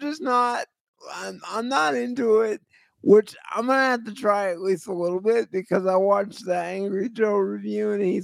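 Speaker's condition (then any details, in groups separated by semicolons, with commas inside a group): Cerebral palsy; voice always shot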